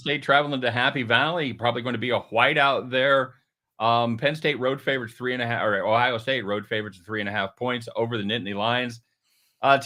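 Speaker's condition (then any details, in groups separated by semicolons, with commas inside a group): No condition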